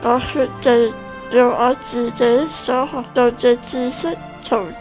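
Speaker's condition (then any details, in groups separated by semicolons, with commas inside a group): Spinal muscular atrophy; most severe form, progressive loss of movement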